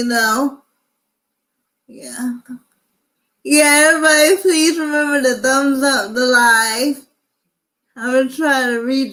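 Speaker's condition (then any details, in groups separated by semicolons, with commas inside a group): Cerebral palsy; from birth, difficult delivery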